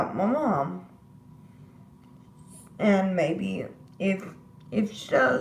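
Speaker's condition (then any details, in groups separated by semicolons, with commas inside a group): Disability causing slurred speech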